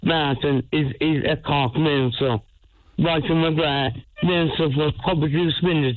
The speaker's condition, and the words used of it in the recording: Stroke. So the reason that your voice isn't clear is because, is there some paralysis?